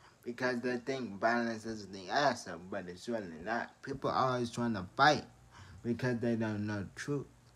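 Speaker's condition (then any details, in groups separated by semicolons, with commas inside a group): Traumatic brain injury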